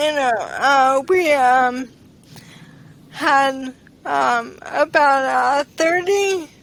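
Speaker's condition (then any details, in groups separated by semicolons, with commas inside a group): ALS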